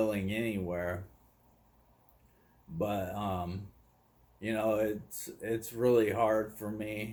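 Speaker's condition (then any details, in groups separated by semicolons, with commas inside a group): ALS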